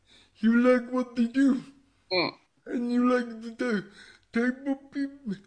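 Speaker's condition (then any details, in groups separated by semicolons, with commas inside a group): Cerebral palsy; voice described as unusual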